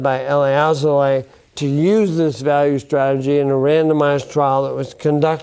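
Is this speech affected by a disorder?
Yes: bulbar onset ALS; affects speech.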